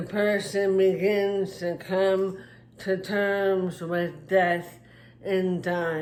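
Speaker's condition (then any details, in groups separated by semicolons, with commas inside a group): Traumatic brain injury; speech impairment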